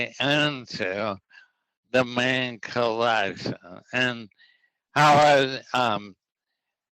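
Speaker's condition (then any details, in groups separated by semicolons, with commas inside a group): ALS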